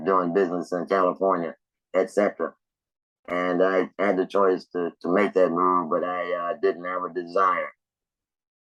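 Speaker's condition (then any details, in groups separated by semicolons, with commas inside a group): Laryngectomy; laryngectomy for cancer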